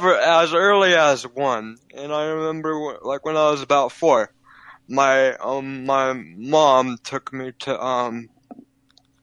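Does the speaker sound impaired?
Yes: cerebral palsy; physical only, present from birth, born prematurely.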